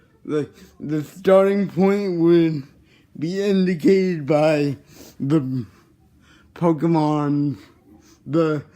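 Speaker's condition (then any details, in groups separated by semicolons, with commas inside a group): Cerebral palsy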